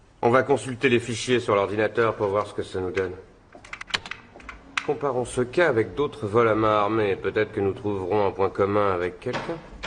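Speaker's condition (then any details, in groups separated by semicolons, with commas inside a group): No condition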